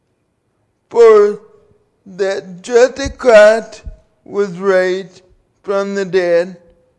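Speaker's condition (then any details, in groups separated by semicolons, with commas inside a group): Cerebral palsy; due to birth complications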